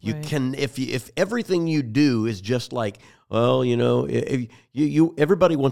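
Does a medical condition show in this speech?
No.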